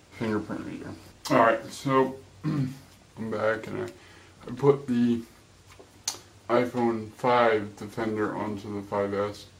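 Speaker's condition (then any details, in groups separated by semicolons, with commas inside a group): Cerebral palsy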